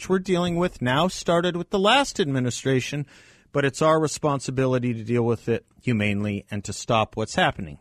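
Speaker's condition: No condition

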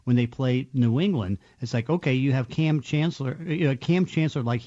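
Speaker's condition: No condition

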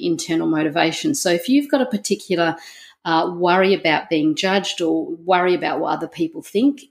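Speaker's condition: No condition

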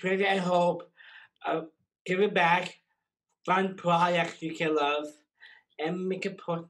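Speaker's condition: Down syndrome; congenital

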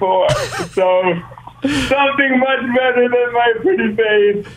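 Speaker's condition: Cerebral palsy; walking requires focus on every aspect, including breathing and hand placement

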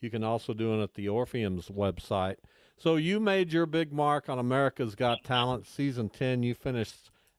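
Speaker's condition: No condition

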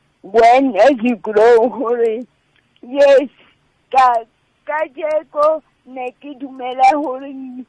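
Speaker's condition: Cerebral palsy; since childhood

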